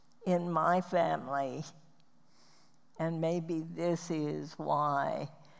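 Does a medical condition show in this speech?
Yes: spasmodic dysphonia.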